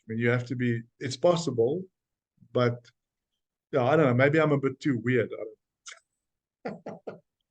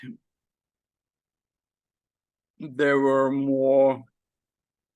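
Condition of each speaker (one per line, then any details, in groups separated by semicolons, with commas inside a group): No condition
Friedreich's ataxia; neurodegenerative, affects mobility, balance, coordination, spasticity; diagnosed at age 16; does voice exercises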